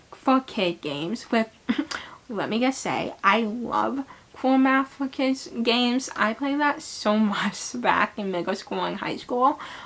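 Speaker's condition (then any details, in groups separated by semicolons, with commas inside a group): Cerebral palsy; right hemiplegia, right hand affected, prenatal stroke; had speech therapy at school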